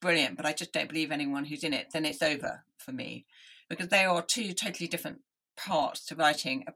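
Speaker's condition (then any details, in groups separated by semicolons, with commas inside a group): Deafness; deaf from early age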